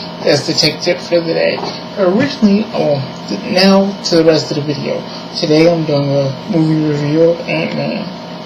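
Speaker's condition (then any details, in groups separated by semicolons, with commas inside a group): Cerebral palsy; diplegia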